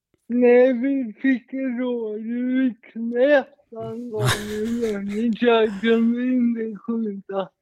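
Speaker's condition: Cerebral palsy, mild

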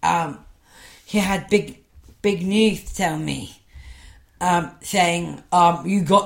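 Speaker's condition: Down syndrome; congenital, low muscle tone, slower thought processing; adult, 22; struggles to be understood

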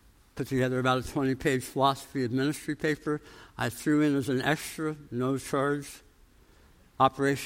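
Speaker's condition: Tongue cancer, jaw reconstruction

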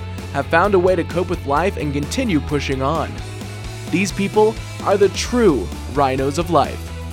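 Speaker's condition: No condition

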